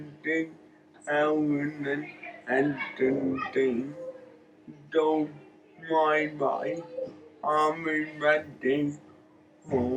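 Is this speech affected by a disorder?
Yes: cerebral palsy.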